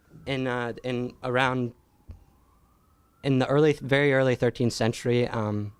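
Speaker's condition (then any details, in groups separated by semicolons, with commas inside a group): No condition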